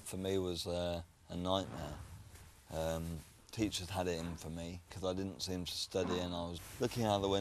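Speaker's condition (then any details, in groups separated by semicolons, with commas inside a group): Cerebral palsy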